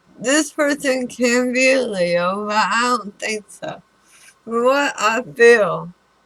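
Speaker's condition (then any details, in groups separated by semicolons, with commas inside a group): Throat cancer radiation damage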